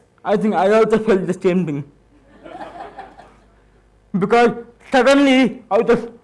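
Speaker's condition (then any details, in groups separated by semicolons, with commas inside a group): Cerebral palsy; hinders speech, sounds childlike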